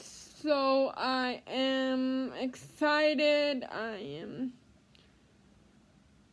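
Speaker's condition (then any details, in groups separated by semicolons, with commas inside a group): Cerebral palsy; spasticity, baclofen pump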